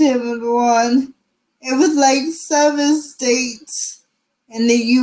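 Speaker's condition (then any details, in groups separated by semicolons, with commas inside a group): Cerebral palsy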